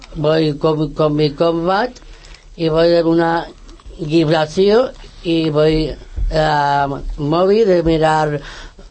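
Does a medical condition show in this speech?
Yes: Down syndrome.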